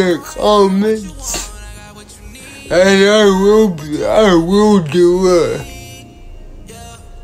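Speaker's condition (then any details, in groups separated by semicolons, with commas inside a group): Cerebral palsy; from birth, physical disability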